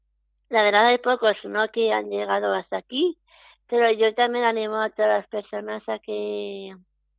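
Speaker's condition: Down syndrome; early intervention in childhood with speech therapy and early stimulation; interviewed by telephone

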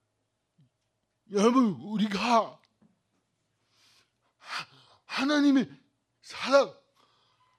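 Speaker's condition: Cerebral palsy; cervical spine c2 to c7 damaged, two surgeries upcoming, not curative, may need reoperation, worsening

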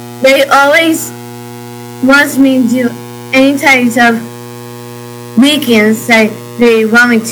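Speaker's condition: Down syndrome

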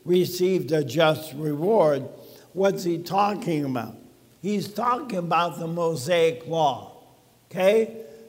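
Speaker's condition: ALS; talks funny, speech sounds abnormal

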